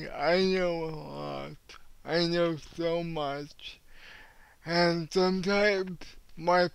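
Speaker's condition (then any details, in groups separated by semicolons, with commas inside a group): Cerebral palsy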